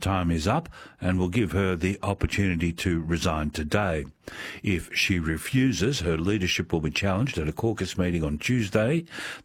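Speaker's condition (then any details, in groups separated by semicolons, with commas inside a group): No condition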